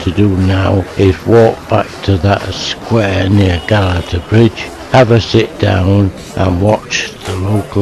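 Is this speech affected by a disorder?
Yes: motor neuron disease.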